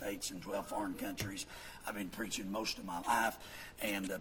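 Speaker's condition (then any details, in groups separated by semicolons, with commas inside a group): Vocal fold paralysis; move or vibrate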